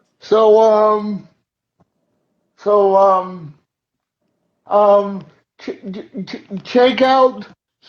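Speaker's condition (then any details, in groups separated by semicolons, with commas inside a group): Cerebral palsy; uses wheelchair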